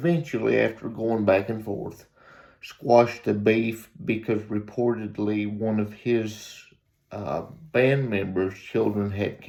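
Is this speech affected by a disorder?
Yes: cerebral palsy; reports speaking clearly.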